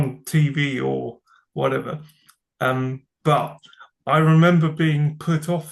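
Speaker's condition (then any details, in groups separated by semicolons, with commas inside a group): Cerebral palsy; from birth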